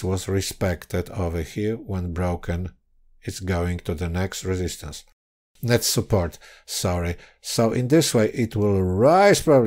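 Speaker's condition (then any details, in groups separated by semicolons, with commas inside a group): No condition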